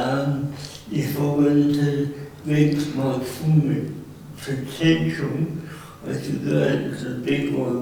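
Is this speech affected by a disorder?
Yes: cerebral palsy; present since birth; nearly six decades, recent operations.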